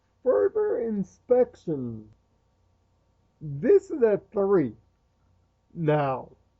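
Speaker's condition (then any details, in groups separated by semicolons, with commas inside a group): Cerebral palsy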